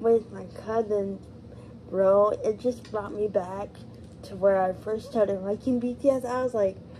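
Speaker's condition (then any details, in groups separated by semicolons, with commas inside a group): Cerebral palsy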